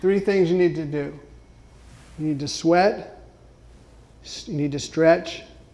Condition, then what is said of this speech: Parkinson's disease. Actually found that if I drink ice water, it kills my vocal cords.